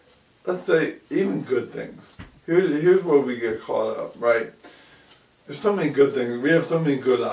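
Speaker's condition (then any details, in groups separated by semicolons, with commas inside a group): ALS; about 2 years since onset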